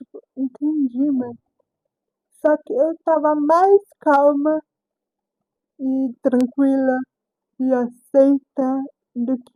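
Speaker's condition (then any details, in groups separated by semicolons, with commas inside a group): Cerebral palsy; specific motor neurons affected, unable to walk; diagnosed age 13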